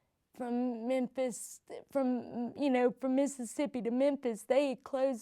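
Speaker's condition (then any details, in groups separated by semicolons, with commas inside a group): Cerebral palsy; from birth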